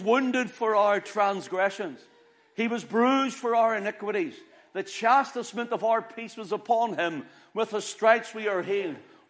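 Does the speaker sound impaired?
No.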